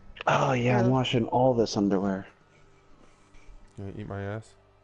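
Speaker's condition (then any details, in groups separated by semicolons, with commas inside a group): No condition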